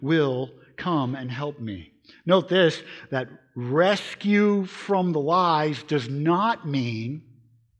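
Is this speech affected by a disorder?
No.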